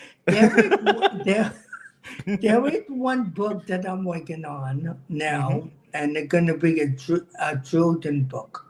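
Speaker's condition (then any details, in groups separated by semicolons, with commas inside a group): Cerebral palsy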